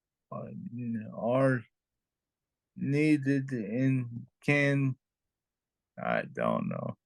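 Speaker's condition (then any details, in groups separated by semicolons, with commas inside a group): Traumatic brain injury; brain surgery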